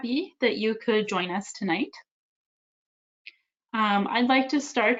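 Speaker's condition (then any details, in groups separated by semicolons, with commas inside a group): No condition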